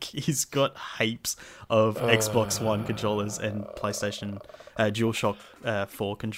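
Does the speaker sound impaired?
No.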